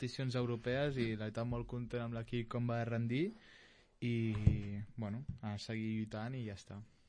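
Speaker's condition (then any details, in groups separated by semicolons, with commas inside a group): No condition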